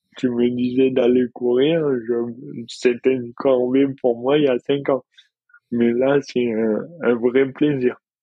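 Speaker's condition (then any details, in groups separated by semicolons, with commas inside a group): Dystonia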